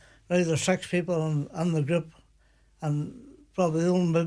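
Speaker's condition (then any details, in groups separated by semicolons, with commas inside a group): Parkinson's; Parkinson's diagnosed about 14 years ago, hand tremor and shake led to diagnosis; uses watch-like device called Beach Band, medication mentioned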